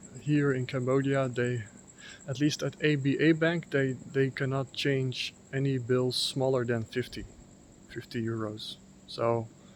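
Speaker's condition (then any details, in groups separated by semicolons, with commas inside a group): No condition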